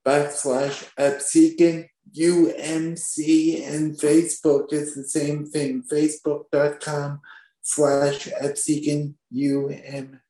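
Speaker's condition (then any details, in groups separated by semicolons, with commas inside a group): Spastic quadriplegic cerebral palsy; from birth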